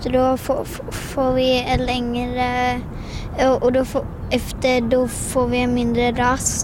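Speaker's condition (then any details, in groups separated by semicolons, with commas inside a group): Stuttering; childhood stuttering at age 9, no skollogoped (school speech therapist) in home municipality; attending Stamningsförbundet stuttering camp in Västerås for children 8 to 12; saying long sentences when raising hand in class feels hard; repeated sounds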